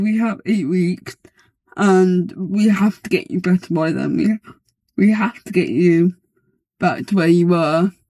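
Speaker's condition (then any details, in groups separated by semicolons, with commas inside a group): Cerebral palsy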